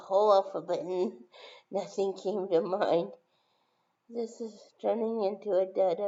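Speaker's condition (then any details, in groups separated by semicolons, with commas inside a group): Brain injury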